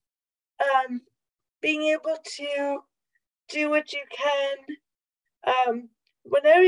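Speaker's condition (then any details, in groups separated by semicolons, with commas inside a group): Cerebral palsy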